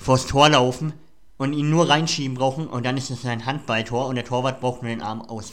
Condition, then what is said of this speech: Cleft palate. Wenn es nach der Norm gehen würde, würde jeder sagen, hör auf mit dem Podcasten, weil man kann das nicht anhören.